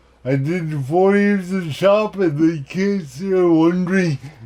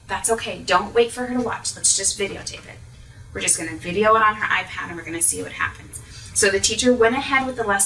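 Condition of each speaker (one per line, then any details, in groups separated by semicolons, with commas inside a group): Cerebral palsy; speech therapy as child, now speaks clearly
No condition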